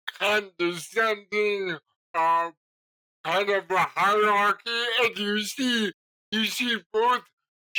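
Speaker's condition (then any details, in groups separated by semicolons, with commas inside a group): Cerebral palsy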